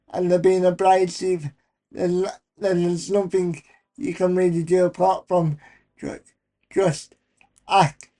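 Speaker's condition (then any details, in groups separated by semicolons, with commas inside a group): Cerebral palsy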